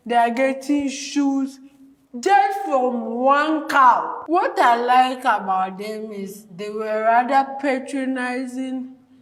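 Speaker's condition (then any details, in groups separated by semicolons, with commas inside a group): Cerebral palsy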